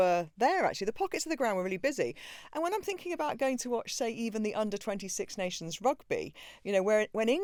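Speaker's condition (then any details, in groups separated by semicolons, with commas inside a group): No condition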